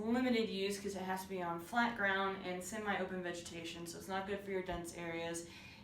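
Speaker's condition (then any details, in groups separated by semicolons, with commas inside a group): No condition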